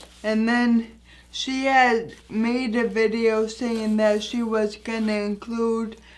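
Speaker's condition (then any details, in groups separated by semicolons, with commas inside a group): Anoxic brain injury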